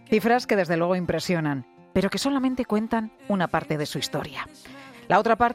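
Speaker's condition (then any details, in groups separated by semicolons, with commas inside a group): No condition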